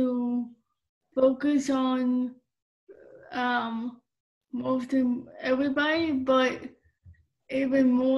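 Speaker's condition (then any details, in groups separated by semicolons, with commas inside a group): Cerebral palsy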